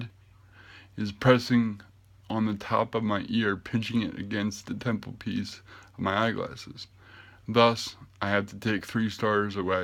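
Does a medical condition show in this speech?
Yes: cerebral palsy.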